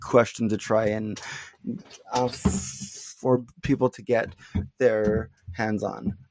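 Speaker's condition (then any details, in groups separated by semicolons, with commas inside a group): Stuttering; not stuttering much at time of recording; blocks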